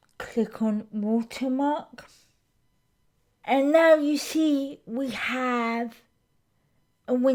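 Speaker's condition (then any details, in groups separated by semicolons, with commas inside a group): Cerebral palsy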